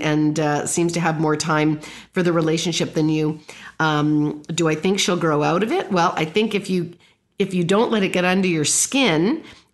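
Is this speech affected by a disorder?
No.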